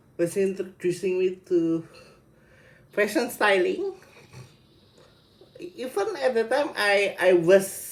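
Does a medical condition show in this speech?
Yes: cerebral palsy.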